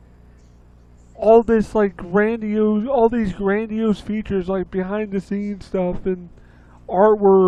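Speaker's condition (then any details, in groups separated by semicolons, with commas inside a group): Cerebral palsy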